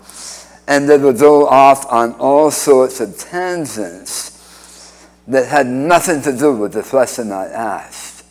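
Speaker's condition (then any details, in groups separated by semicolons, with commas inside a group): Speech impediment after cancer surgery; incurable recurrent cancer in mouth floor and tongue, chemotherapy, radiation, failed immunotherapy at Dana-Farber, antibody drug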